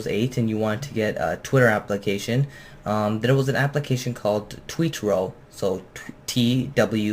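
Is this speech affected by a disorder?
No.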